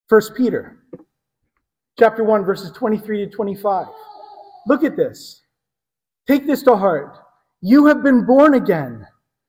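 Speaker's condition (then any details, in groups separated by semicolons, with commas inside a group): No condition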